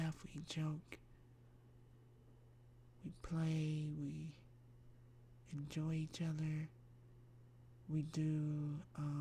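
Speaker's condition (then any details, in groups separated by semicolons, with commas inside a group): Myasthenia gravis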